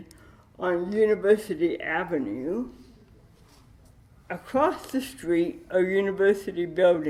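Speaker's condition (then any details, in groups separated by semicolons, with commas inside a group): Cerebral palsy with dystonia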